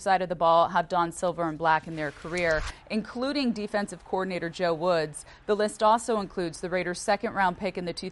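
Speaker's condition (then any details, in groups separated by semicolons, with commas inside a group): No condition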